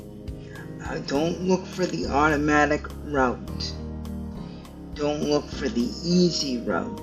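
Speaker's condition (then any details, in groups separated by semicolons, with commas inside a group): Cerebral palsy; stiff muscles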